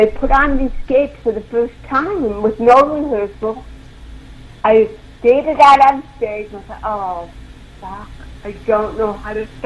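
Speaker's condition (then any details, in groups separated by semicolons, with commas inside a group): Cerebral palsy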